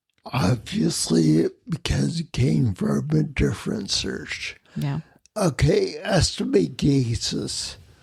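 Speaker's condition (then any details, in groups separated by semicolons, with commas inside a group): Multiple sclerosis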